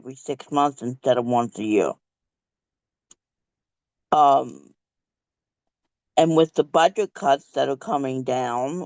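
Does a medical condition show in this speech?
Yes: cerebral palsy; present since birth; speech therapy in childhood.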